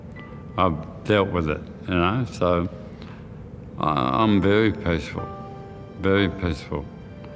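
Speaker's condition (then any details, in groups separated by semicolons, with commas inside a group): Motor neurone disease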